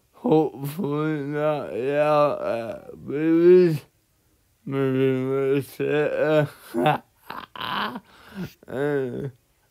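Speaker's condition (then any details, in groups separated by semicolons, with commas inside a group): Cerebral palsy; one hand affected; atypical speech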